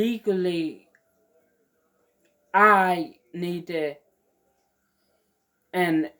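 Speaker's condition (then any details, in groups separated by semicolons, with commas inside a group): Mild cerebral palsy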